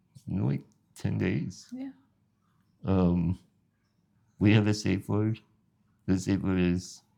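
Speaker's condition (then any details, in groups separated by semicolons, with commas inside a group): Spinal muscular atrophy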